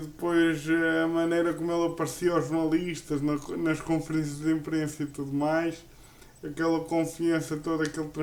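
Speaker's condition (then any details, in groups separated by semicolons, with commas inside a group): Cerebral palsy; uses a wheelchair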